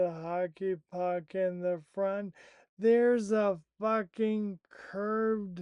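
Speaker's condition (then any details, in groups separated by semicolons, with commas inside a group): Primary lateral sclerosis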